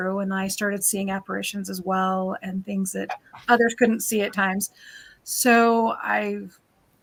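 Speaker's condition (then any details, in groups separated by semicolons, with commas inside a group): No condition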